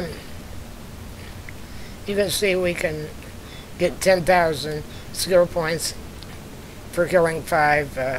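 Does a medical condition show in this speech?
Yes: spinal muscular atrophy type two.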